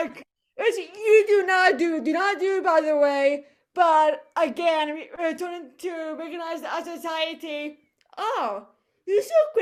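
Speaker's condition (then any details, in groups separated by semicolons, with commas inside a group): Cerebral palsy; voice affected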